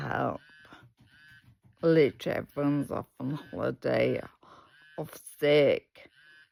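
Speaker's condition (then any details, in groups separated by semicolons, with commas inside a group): Multiple sclerosis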